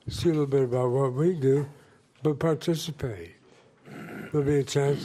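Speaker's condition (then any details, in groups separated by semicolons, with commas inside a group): Parkinson's disease; about 8 years in Southwest Parkinson's Fitness Program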